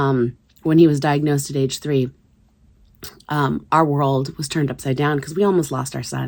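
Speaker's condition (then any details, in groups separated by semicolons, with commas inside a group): No condition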